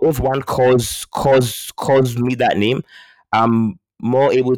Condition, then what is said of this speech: Stuttering. And it's really improved my speech over time.